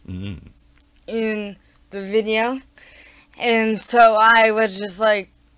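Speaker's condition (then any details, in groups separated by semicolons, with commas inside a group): Cerebral palsy; born premature; talking is a struggle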